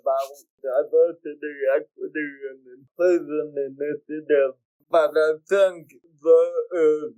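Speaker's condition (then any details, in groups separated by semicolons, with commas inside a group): Cerebral palsy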